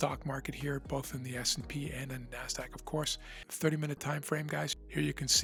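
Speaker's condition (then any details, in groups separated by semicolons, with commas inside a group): No condition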